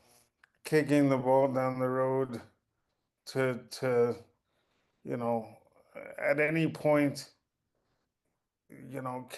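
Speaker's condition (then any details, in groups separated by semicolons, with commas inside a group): Cerebral palsy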